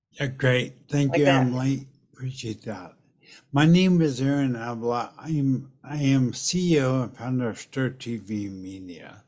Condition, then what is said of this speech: Stroke. That was more life changing than my being a witch for 13 years and a speech deficit.